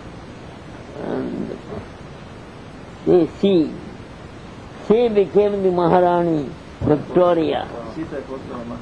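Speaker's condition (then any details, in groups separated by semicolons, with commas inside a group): Deafness; long fluent English story narration, questions from listeners not taken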